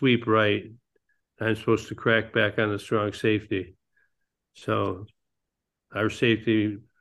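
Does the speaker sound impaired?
Yes: Parkinson's disease; man nearly 66, no longer flies planes because of Parkinson's; ping pong, pool, pickleball, bowling as activities to help with Parkinson's.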